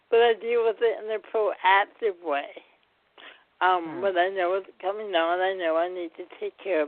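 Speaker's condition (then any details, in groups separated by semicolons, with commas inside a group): Cerebral palsy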